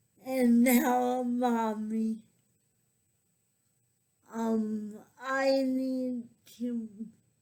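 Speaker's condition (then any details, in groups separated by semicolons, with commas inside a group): Cerebral palsy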